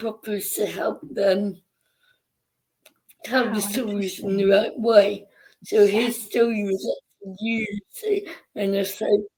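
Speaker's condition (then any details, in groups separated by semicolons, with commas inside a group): Cerebral palsy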